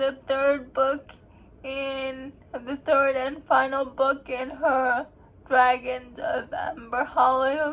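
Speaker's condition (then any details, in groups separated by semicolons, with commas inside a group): Cerebral palsy; uses wheelchair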